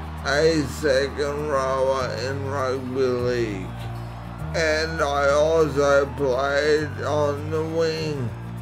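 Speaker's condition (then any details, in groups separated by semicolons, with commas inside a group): Traumatic brain injury; assault, C6 and C7 neck fractures; extensive therapy, slowly regaining independence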